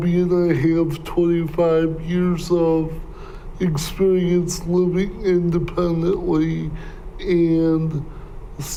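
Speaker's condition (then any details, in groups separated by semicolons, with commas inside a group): Cerebral palsy; speech impairment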